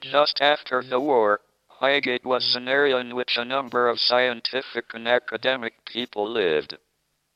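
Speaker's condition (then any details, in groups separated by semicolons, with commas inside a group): Motor neurone disease, speech-generating device; onset age 21 during Cambridge PhD, tracheostomy after pneumonia at CERN, cannot walk, wheelchair user; early speech impediment, steadily worsened, voice lost after tracheostomy, earlier thumb-controlled voice box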